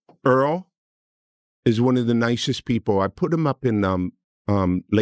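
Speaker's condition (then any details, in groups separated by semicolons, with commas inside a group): No condition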